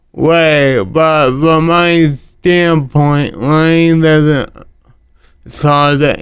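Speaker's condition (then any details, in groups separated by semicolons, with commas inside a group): Cerebral palsy; talking affected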